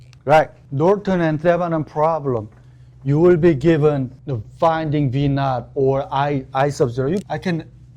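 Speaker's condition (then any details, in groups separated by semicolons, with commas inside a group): No condition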